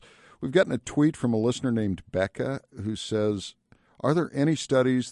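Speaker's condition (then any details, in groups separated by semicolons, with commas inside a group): No condition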